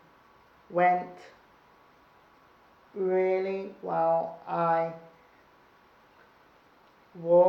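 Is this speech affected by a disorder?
Yes: cerebral palsy.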